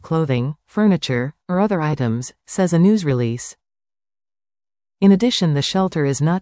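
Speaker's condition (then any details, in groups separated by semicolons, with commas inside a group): No condition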